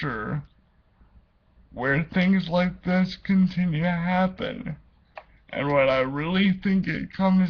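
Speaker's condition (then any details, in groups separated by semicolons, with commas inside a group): Cerebral palsy; speaks slower at times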